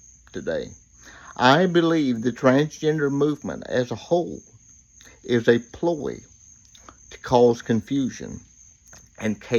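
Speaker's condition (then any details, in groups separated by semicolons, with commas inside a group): Cerebral palsy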